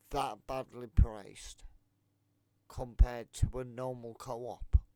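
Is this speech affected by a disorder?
Yes: multiple sclerosis; affects legs; legs weak.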